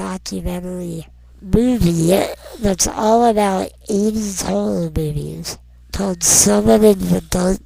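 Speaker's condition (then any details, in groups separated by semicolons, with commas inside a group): Non-progressive muscular dystrophy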